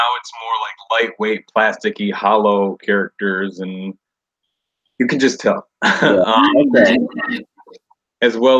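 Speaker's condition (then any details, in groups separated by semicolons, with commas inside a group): No condition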